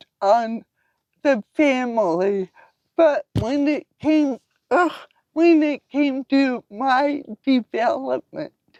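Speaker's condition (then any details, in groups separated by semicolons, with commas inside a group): Cerebral palsy; from birth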